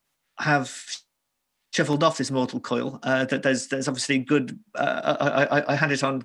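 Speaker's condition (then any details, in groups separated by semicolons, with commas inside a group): Stammer; stammer with blocks; blocks when nervous, adopts confident performative persona for public events like Edinburgh Book Festival; repeated sounds, blocks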